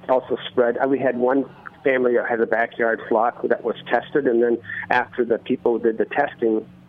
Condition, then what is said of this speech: No condition.